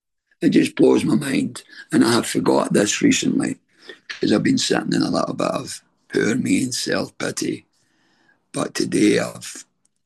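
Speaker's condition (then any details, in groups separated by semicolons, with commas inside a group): Throat cancer treatment effects, stage 4 throat cancer; throat pain after chemo, radiotherapy and tracheostomy, managed with doctor's medication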